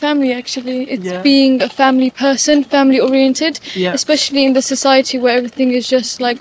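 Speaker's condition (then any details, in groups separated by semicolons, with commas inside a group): No condition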